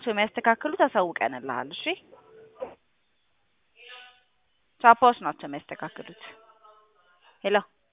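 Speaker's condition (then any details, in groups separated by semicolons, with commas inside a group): No condition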